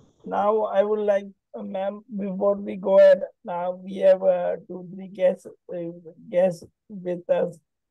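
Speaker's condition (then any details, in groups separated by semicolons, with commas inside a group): ALS; onset right index finger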